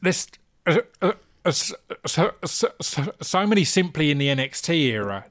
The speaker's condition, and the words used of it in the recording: Stuttering. I've got a stammer and I struggle with hard G, so I had to awkwardly say, I'm not sure if I can say our pet's name.